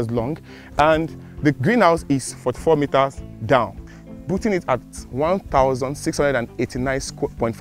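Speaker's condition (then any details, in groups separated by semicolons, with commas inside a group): No condition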